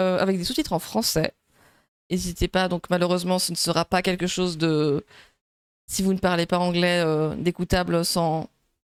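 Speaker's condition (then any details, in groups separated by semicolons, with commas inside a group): No condition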